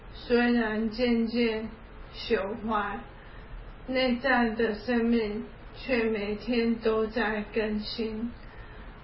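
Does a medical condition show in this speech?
Yes: ALS; onset about three years ago, hand muscle atrophy starting right hand, left hand over a year later.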